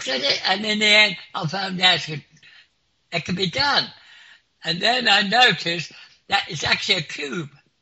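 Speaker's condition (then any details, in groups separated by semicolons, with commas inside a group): Clinically deaf; clinically deaf since school age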